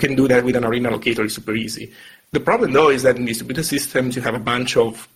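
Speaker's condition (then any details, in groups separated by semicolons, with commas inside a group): No condition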